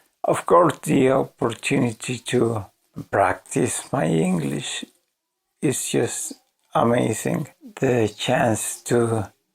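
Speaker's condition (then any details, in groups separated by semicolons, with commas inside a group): ALS; voice severely damaged, hard to understand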